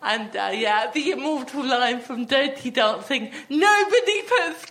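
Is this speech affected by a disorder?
Yes: athetoid cerebral palsy; athetoid cerebral palsy with myotonia and ataxia.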